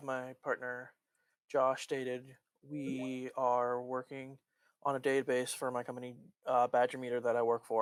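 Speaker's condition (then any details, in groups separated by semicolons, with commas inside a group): No condition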